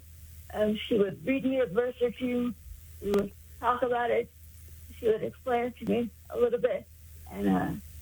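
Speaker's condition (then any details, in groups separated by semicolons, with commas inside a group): Cerebral palsy; congenital, caused by lack of oxygen to brain at birth, born about 3 months early, daily physical therapy in school; 56 years since onset, uses power wheelchair, needs assistance with most daily activities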